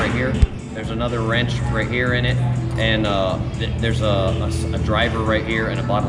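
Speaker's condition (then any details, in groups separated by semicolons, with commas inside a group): No condition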